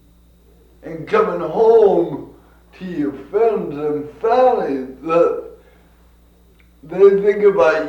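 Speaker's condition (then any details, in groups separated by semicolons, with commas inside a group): Cerebral palsy; from birth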